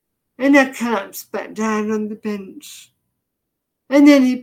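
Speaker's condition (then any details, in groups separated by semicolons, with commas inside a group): Deafness, severe; progressive, hard of hearing to partially deaf to current level, brain misinterprets sounds and speech, also visually impaired; effectively profoundly deaf, hears noises but cannot identify them, sees blurs; can hardly understand speech, vocabulary partly picked up from reading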